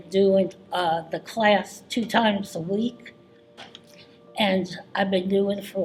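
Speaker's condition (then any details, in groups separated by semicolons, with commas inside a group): Parkinson's disease; specialist diagnosed, on medication, frequent falls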